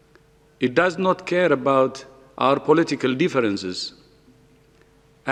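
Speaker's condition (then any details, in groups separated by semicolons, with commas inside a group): No condition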